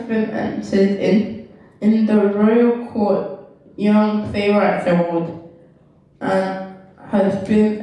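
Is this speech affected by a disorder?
Yes: cerebral palsy; left side weaker.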